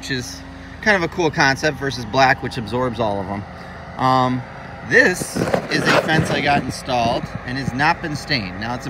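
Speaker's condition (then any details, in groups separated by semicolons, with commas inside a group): No condition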